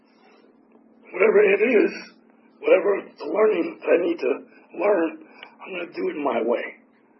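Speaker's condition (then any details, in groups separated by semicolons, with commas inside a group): Tracheotomy; tracheotomy still in place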